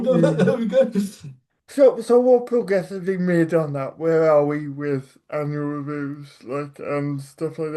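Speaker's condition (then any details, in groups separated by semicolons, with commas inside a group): Cerebral palsy; childhood surgery; swallowing changed recently, rebuilding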